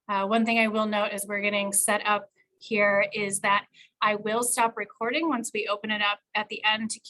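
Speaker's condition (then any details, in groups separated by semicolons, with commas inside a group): No condition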